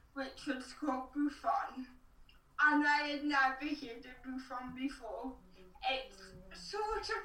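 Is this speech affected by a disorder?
Yes: cerebral palsy.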